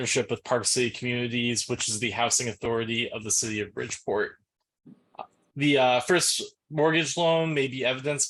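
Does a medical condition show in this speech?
No.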